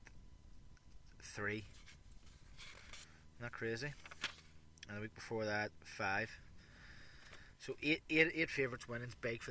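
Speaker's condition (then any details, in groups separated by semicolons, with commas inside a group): No condition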